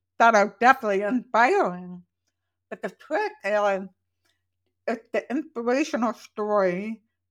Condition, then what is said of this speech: Deafness. It's not a British accent, I wish.